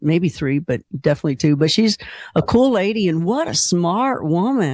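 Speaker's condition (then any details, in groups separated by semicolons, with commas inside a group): No condition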